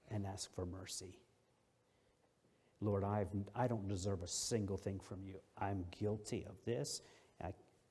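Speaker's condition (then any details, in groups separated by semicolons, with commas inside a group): No condition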